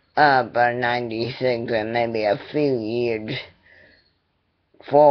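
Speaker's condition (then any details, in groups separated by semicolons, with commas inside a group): Cerebral palsy; attending therapy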